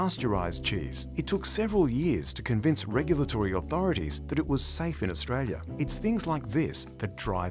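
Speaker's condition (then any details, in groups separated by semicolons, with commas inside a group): No condition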